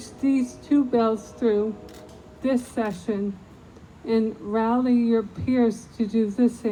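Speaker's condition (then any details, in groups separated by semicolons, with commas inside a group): ALS; onset 14 months ago, diagnosed months ago at 56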